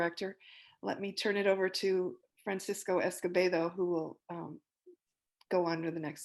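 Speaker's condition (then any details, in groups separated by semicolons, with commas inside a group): No condition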